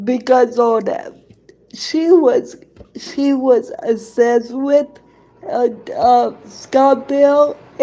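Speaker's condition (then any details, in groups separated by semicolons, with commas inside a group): Cerebral palsy; present from birth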